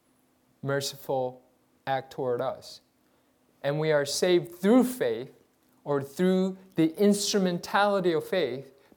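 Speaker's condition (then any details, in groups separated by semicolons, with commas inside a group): No condition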